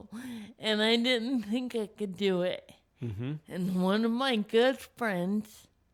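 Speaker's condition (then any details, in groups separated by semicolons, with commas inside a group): Cerebral palsy; speaking hard, voice sounds unexpected to listeners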